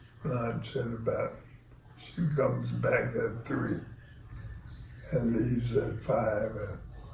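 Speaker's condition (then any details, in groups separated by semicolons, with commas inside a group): ALS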